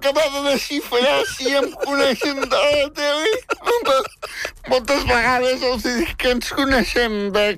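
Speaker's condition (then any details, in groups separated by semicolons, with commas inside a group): Spastic tetraplegic cerebral palsy; much physiotherapy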